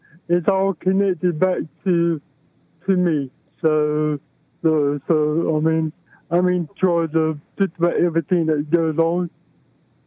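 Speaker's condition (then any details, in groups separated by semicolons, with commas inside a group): Cerebral palsy; balance and posture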